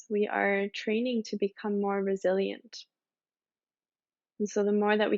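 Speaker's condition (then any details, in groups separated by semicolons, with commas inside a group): No condition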